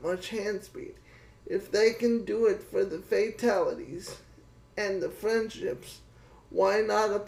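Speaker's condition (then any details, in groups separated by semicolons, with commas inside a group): Cerebral palsy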